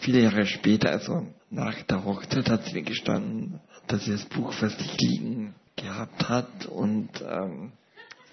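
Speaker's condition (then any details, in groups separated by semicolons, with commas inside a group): Paralysis with ventilator dependence; paralysis since seventh month of life, ventilator since 2006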